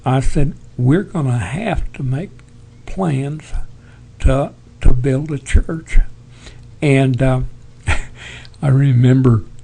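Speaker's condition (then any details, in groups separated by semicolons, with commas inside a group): Parkinson's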